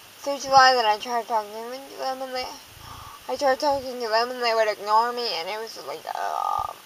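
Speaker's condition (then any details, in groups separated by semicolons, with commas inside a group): Cerebral palsy, dystonic hemiplegia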